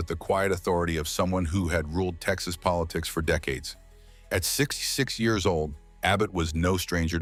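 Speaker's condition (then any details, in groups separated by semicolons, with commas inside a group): No condition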